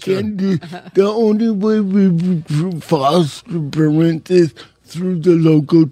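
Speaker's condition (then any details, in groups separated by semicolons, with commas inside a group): Cerebral palsy; congenital, uses a wheelchair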